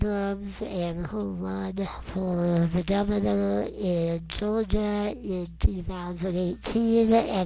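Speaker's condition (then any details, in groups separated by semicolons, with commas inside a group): Non-progressive muscular dystrophy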